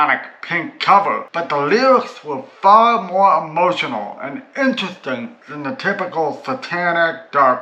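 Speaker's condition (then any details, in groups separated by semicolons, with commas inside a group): Cerebral palsy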